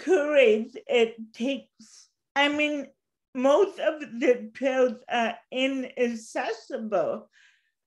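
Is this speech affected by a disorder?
Yes: cerebral palsy.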